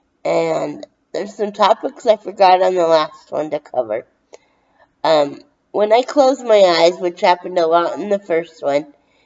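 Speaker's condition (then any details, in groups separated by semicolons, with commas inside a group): Brain injury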